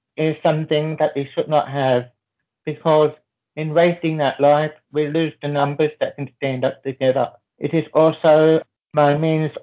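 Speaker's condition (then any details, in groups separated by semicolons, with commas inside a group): Deafness, born deaf, profound hearing loss, severe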